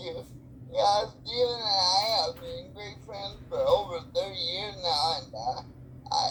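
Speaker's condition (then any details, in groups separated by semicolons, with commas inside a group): Cerebral palsy, spastic, mild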